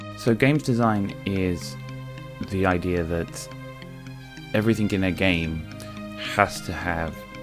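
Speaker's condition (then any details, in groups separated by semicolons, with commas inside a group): No condition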